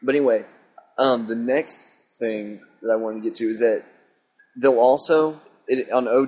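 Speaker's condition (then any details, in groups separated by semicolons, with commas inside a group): No condition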